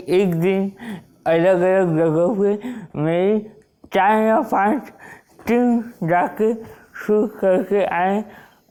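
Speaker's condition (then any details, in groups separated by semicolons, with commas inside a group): Wilson's disease; onset at age 16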